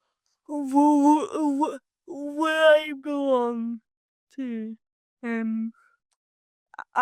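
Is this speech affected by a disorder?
Yes: cerebral palsy; from birth.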